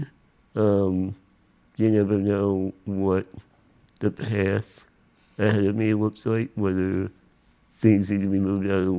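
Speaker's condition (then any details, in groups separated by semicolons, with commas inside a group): Spinal muscular atrophy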